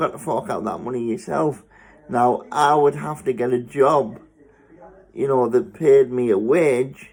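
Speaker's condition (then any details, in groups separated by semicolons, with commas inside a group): Spastic cerebral palsy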